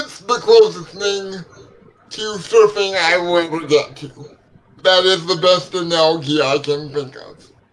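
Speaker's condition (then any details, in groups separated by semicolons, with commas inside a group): Cerebral palsy; legs affected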